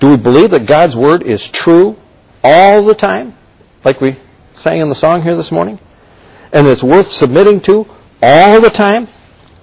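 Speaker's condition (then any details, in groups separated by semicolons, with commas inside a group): No condition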